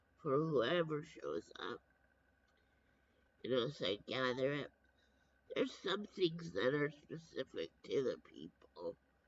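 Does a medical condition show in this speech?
Yes: brain injury.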